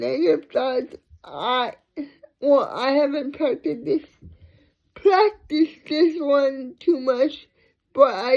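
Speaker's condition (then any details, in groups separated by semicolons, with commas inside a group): Cerebral palsy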